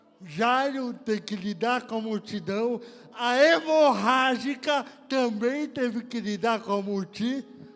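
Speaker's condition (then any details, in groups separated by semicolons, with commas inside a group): Cerebral palsy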